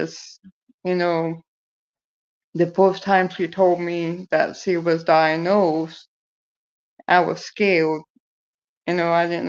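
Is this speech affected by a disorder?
Yes: cerebral palsy; speech affected.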